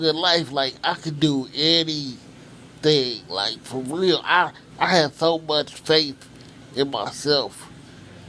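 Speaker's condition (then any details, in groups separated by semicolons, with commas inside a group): Cerebral palsy; from birth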